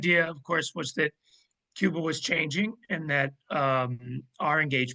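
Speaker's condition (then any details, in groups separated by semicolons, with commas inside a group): No condition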